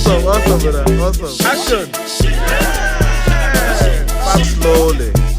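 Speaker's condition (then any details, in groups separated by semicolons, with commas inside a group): No condition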